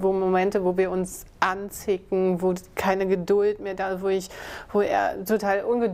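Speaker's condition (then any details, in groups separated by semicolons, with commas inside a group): No condition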